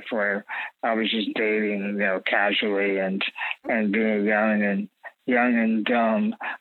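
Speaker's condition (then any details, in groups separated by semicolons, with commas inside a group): Spinal muscular atrophy type 2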